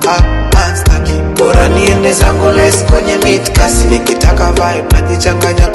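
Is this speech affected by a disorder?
No.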